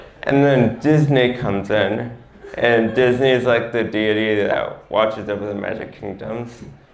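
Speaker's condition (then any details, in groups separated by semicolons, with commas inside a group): Mild ataxic cerebral palsy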